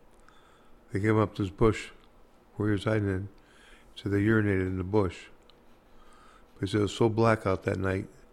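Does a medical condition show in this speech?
Yes: Parkinson's disease; Parkinson's disease attributed to Agent Orange exposure during Vietnam service.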